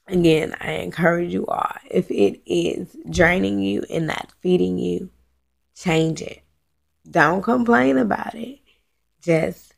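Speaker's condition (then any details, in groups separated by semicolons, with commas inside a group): Cerebral palsy, spastic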